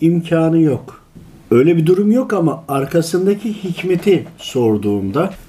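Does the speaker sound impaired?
No.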